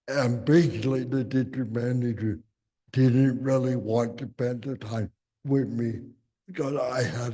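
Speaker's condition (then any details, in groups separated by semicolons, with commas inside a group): Cerebral palsy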